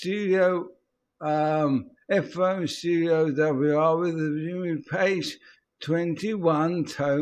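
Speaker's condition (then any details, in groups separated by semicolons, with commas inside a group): ALS; speech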